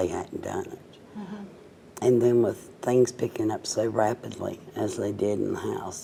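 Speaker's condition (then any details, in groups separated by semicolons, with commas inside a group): Cerebral palsy, mild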